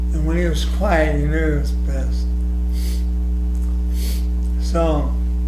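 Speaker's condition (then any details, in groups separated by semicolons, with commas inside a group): ALS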